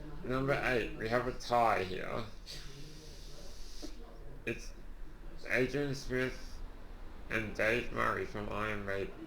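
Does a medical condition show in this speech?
Yes: Duchenne muscular dystrophy.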